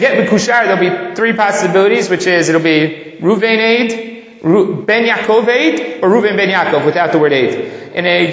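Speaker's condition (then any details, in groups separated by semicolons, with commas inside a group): No condition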